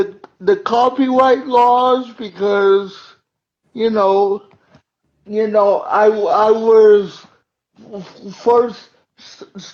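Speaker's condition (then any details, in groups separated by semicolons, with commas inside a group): Cerebral palsy; uses wheelchair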